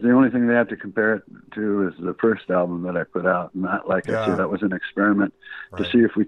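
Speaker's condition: Parkinson's disease

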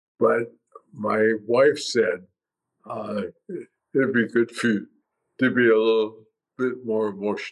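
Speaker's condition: Primary lateral sclerosis, mild; upper motor neuron, asymmetric left side, two cervical laminectomies, ALS clinic care; mild dysarthria, afternoon voice fatigue for 3-4 years, voice worsening, starting difficulty swallowing liquids

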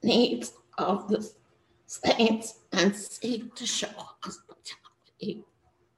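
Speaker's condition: Spasmodic dysphonia; trouble speaking during talk

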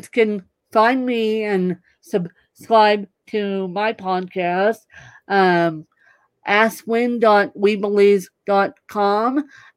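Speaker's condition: Cerebral palsy; neurological

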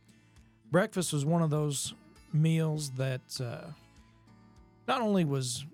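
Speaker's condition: No condition

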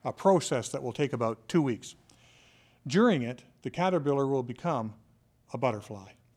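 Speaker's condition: No condition

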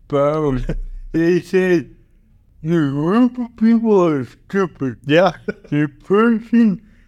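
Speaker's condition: Cerebral palsy

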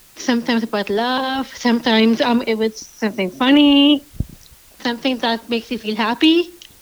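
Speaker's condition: Down syndrome

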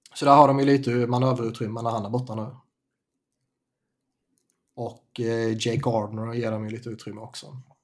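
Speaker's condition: No condition

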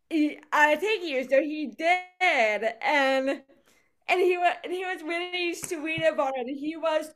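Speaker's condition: Cerebral palsy; brain bleed at quadruplet birth, right side weaker, limp, crooked right hand, electric wheelchair for travel; voice affected, speaks with accent

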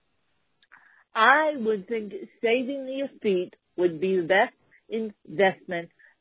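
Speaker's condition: Cerebral palsy; still walks on inner side of feet despite surgery

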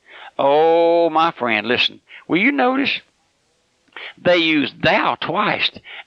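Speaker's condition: No condition

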